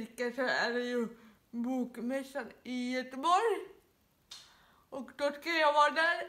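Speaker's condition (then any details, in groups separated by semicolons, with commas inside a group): Dyskinetic cerebral palsy; dyskinetic form, severe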